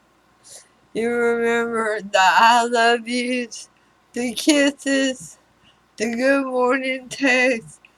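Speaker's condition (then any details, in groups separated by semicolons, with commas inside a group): Throat cancer radiation damage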